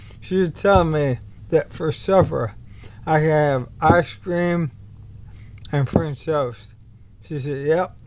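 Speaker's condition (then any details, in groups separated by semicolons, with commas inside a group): ALS; bulbar-upper onset, tongue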